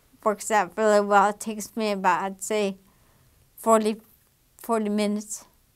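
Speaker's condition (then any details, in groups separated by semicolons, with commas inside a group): Damaged diaphragm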